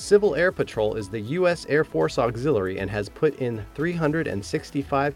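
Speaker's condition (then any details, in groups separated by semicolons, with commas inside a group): No condition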